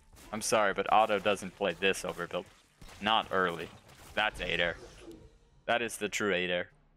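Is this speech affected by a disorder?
No.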